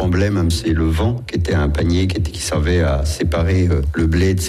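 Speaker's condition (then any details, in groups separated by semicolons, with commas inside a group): No condition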